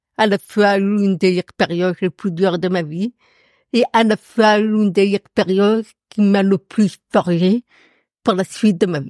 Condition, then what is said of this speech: Deafness. Alors que j'ai une surdité profonde, tout le monde est bien, qu'avec ma surdité, il y a un accent.